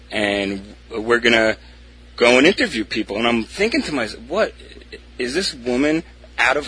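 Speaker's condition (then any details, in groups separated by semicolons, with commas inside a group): Stuttering; past group therapy with Catherine Montgomery, open stuttering, interviewing strangers in Union Square; avoided stuttering throughout self-introduction in early group therapy; prolonged sounds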